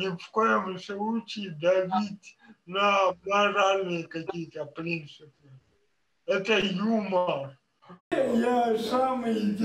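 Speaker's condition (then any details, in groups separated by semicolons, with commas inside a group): Cerebral palsy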